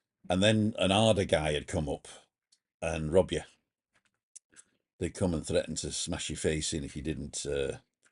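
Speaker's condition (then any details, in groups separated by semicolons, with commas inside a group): No condition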